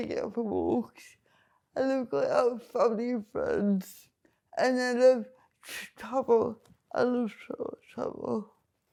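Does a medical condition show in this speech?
Yes: cerebral palsy; involuntary movements, wheelchair user; speech not always understood.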